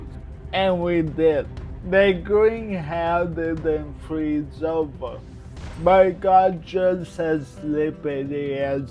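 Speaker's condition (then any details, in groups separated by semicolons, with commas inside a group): Cerebral palsy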